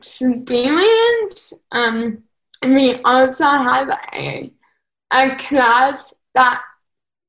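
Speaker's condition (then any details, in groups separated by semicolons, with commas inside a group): Cerebral palsy; needs help with grooming and household tasks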